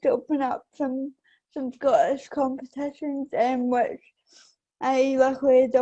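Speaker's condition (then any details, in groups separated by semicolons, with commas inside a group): Cerebral palsy; affects balance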